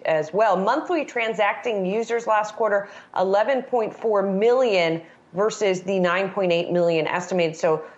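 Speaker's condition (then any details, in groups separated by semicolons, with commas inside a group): No condition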